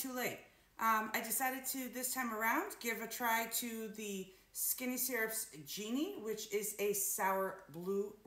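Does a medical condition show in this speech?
No.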